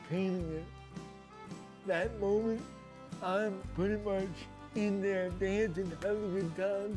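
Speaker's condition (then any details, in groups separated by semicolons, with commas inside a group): Cerebral palsy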